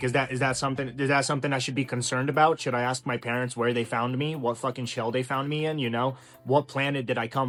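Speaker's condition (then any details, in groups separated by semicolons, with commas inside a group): No condition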